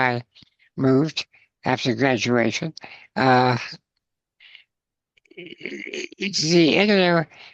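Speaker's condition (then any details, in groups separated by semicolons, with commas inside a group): Spinal muscular atrophy, congenital; lifelong, age 62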